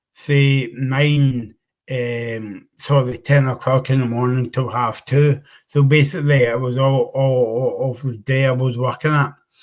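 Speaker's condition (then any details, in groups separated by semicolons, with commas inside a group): Cerebral palsy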